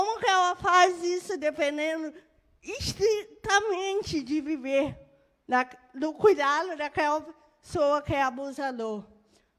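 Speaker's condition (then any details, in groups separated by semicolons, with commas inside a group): Cerebral palsy; birth brain injury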